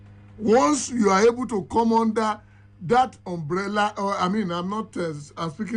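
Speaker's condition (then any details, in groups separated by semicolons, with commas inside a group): No condition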